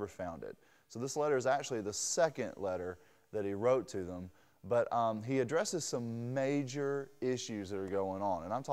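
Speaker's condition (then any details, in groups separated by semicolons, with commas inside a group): No condition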